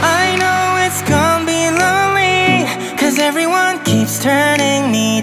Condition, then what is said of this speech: No condition.